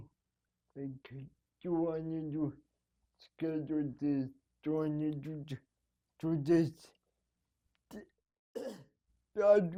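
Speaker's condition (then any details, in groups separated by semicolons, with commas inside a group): Cerebral palsy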